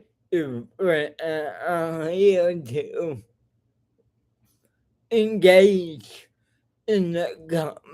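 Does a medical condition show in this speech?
Yes: cerebral palsy.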